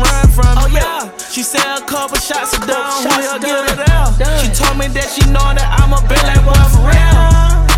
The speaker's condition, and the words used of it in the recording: None; typical speech.